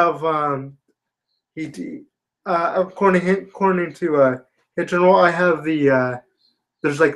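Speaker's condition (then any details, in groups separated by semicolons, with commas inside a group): Spastic quadriplegia cerebral palsy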